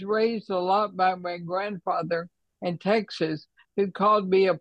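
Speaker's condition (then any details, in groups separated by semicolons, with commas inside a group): ALS; words and ideas intact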